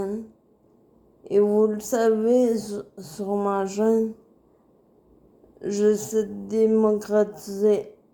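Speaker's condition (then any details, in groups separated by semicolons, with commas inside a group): Cerebral palsy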